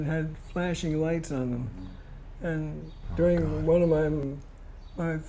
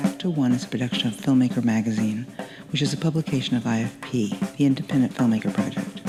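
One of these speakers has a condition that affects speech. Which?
The first: Parkinson's disease; about 15 years since diagnosis, on medication, limited typing.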